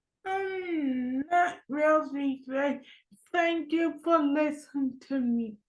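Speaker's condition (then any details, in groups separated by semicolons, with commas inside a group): Cerebral palsy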